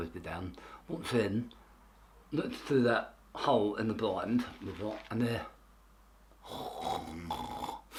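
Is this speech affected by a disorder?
Yes: tongue cancer; half tongue removed.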